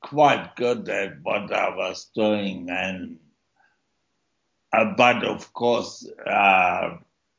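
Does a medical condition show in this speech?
Yes: stroke with speech impediment; tracheotomy, nasal feeding tube, vena cava filter, right side partly paralyzed; many years after stroke, slack vocal cords on that side; had to learn to speak again, speech impediment still audible, presses more air to sound.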